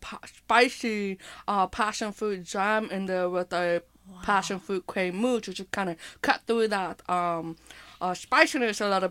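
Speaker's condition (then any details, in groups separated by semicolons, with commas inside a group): Hearing impairment with speech impairment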